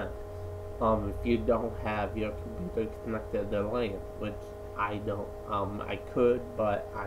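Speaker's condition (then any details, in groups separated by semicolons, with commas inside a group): Cerebral palsy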